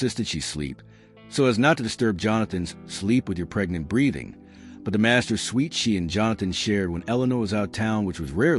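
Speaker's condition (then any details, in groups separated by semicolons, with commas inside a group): No condition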